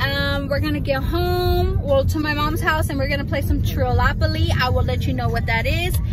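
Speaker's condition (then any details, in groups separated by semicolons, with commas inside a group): No condition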